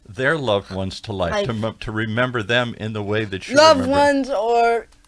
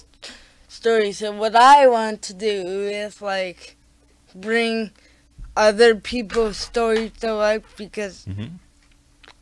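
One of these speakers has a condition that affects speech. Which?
The second: cerebral palsy; born premature; tried eye-gaze computer access; talking is a struggle.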